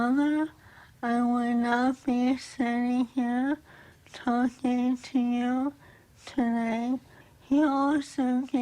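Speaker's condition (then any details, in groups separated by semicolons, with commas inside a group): ALS; fasciculations, severe muscle cramps; still able to speak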